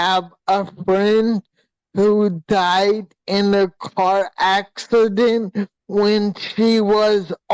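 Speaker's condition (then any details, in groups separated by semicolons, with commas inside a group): Hydrocephalus with shunt failure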